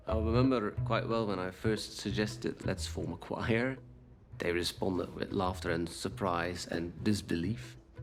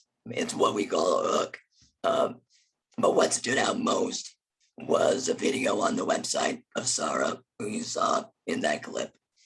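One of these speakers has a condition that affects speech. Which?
The second: laryngectomy; voice box removed after cancer, narrowed trachea, neck stoma, voice prosthesis; about five years after surgery; hard to speak loudly, some words hard, cannot eat and speak together.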